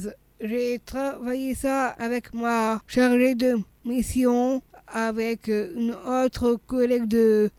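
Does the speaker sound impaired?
Yes: Down syndrome; swallowing problems, slowness, childhood speech therapy to tone tongue.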